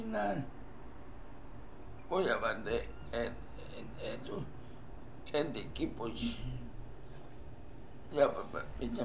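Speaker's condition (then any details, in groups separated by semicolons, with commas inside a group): Cerebral palsy; speech affected by cerebral palsy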